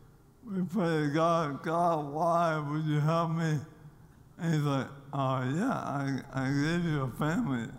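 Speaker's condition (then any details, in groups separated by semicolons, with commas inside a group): ALS; seen crawling on stage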